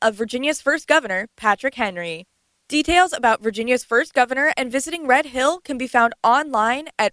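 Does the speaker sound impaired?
No.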